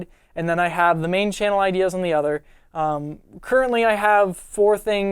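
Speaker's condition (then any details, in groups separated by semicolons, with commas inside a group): No condition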